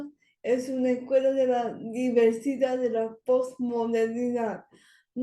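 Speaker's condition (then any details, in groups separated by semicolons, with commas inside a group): Cerebral palsy; speech not very good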